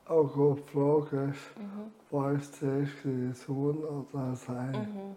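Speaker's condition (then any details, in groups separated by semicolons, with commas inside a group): ALS; reduced air makes talking effortful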